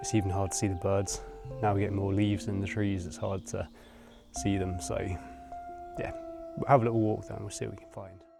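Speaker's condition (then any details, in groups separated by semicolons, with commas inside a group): No condition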